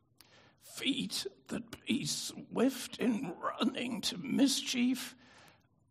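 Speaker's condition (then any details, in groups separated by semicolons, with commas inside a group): Spasmodic dystonia; affected voice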